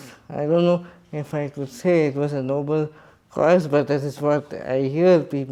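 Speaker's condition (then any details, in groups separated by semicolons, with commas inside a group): Cerebral palsy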